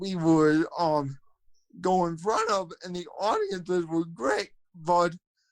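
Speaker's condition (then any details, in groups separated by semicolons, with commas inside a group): Cerebral palsy, spastic quadriplegia; mixed spastic quadriplegia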